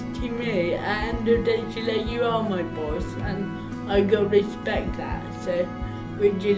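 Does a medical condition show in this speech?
Yes: cerebral palsy; arm tremors; needs support at home and work.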